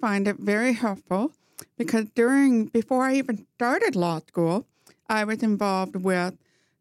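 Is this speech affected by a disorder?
Yes: profound hearing loss, congenital, bilateral; congenital profound hearing loss both ears, hearing aid right ear only, no fire alarm heard without it; wears hearing aid in right ear, used captioning and FM receiver in law school; talks very well despite profound hearing loss, did not talk until age four.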